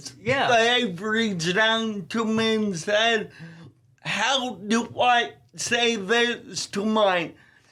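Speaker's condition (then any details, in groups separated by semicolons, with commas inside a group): Ataxia telangiectasia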